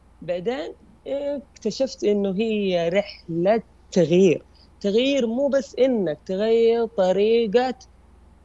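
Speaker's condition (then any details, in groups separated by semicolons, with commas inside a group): Stuttering; milder than many others, therapy begun about two years ago, cognitive behavioral therapy, strategy training; repeated words, prolonged sounds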